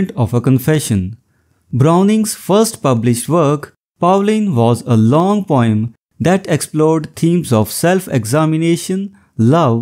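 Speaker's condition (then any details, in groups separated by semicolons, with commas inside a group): No condition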